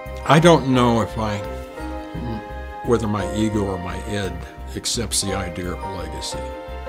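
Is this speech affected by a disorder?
No.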